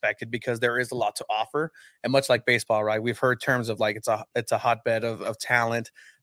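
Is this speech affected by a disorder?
No.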